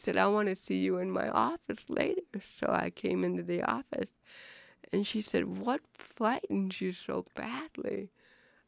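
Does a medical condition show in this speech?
Yes: cerebral palsy; affects way of talking, intentionally speaks as well as possible, grammatically correct.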